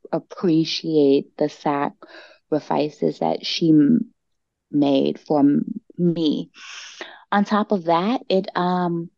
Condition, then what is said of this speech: Stuttering. So I like to start out saying that I stutter so that people know, but my stutter journey is a part of how I started sharing also.